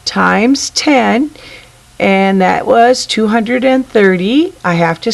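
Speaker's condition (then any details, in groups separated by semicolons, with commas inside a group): No condition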